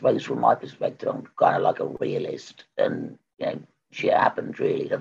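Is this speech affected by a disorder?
Yes: total laryngectomy; squamous cell cancer right vocal cord, radiotherapy, recurrence, total laryngectomy at Churchill, stoma breathing, valve; about three years since diagnosis, new valve fitted yesterday by salt team; croaky voice five years before diagnosis, voice now very good, better than before, accent kept.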